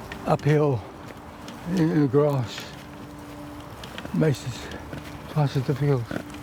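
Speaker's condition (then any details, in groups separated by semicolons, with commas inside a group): Parkinson's disease; exercise physiology for movement size, strength, mobility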